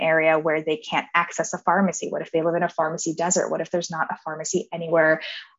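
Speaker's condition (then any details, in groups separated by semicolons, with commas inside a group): No condition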